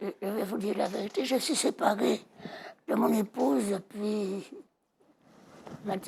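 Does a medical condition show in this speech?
Yes: total laryngectomy; voice audibly altered.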